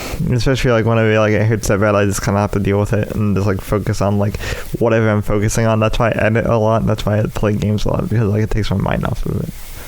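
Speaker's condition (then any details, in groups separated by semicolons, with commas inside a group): Cerebral palsy; diagnosed in infancy; physical therapy ended; speech impediment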